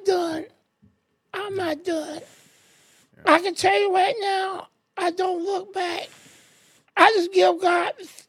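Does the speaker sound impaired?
Yes: ALS; shoulder subluxation with drooping arms, intubated once for high CO2, needs help with self-care.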